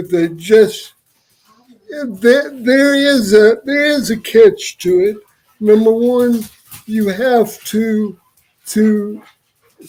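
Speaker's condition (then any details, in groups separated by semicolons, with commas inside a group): Cerebral palsy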